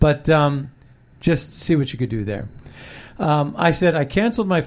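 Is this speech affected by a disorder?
No.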